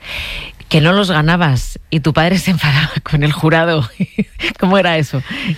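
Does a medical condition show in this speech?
No.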